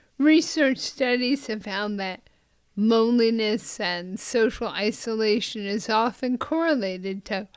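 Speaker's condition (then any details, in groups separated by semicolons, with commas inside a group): Myotonic dystrophy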